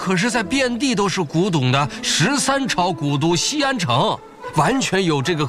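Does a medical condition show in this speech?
No.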